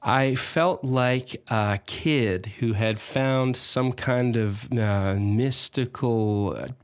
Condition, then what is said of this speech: Stuttering. But when I'm alone in my studio, like I am now, it's a lot easier.